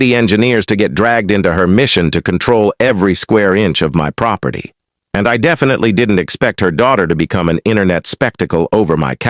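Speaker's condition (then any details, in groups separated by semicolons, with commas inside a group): No condition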